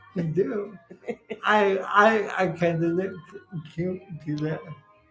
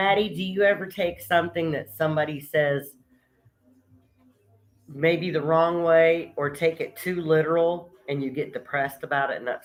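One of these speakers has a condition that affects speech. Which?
The first: cerebral palsy; uses wheelchair.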